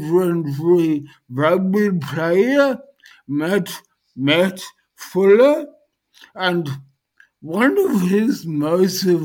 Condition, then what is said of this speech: Dysarthria. So by breaking them down into smaller pieces, I've been able to gauge with measurable success the progression from being unable to communicate via text or voice to being able to communicate that people understand me a lot easier.